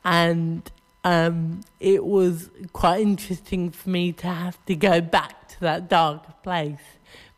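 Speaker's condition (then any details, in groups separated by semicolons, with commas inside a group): Cerebral palsy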